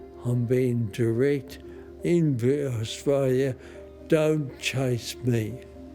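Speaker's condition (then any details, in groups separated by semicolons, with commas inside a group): Motor neurone disease; early poor balance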